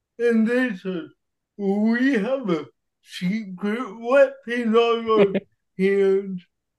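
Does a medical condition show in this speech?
Yes: cerebral palsy; wheelchair user, cerebral palsy since childhood, physical therapy turned into weight training at 12; works out lower and upper body at local gym, lifts weights.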